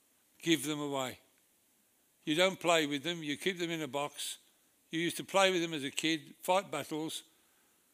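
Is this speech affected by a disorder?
Yes: Parkinson's disease; shaking.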